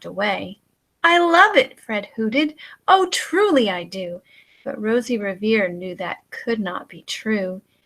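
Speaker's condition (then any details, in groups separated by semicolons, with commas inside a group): No condition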